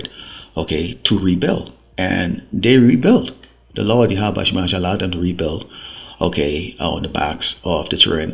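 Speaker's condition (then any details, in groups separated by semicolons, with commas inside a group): No condition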